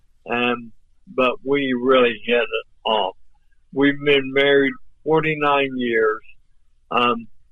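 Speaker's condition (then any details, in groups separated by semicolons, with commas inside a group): ALS; voice off but clear and understandable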